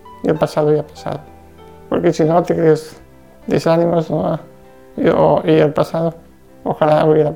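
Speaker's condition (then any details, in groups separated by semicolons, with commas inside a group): Duchenne muscular dystrophy; degenerative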